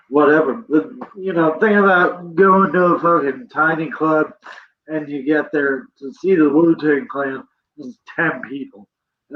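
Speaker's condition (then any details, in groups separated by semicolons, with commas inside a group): Cerebral palsy; present from birth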